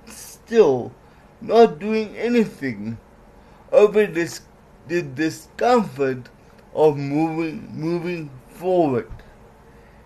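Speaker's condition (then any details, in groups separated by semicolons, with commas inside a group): Cerebral palsy; some words unclear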